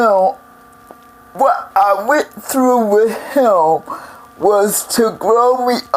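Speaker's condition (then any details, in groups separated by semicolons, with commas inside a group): Cerebral palsy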